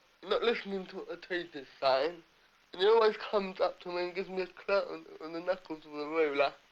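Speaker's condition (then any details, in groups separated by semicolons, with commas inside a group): Cerebral palsy; difficulties communicating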